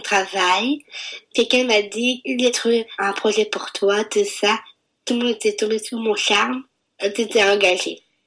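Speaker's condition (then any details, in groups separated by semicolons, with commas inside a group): Down syndrome (trisomy 21); genetic chromosome 21 anomaly, present from birth, intellectual disability, developmental delay; age 34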